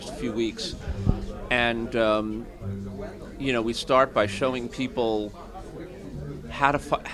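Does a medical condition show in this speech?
No.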